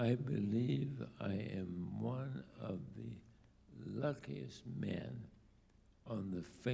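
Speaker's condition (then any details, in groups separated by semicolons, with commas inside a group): ALS; diagnosed about two years ago, late onset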